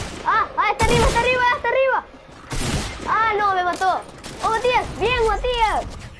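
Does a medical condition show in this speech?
No.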